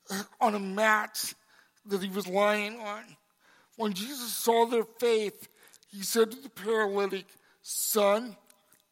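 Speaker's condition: Cerebral palsy; congenital

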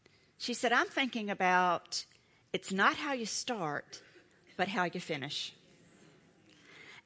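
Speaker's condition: No condition

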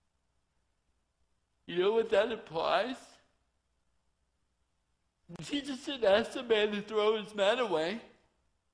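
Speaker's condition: Torsion dystonia; vocal cords twist with torso, voice cannot be controlled, altered speech

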